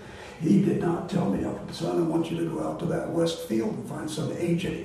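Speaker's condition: Voice disorder; not contagious

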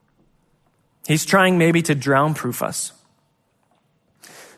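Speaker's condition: No condition

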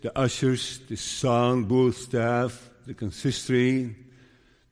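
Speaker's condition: Parkinson's disease; still preaching

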